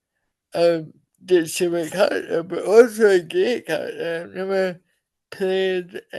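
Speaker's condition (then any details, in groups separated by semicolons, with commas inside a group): Cerebral palsy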